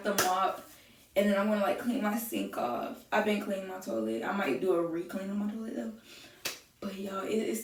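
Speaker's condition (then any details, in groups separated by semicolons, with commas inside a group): No condition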